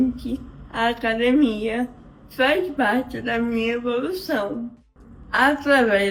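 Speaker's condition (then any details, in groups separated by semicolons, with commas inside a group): Cerebral palsy; lack of oxygen at birth, motor areas only; present since birth, physiotherapy and speech therapy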